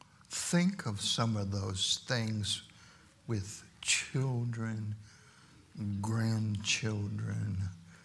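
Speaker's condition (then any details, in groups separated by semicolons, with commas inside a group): Stuttering; stuttering during sermon, deliberately slow speech; speaks slowly by necessity, stuttering can stop speech, takes slow breath, slightly changes voice; prolonged sounds, blocks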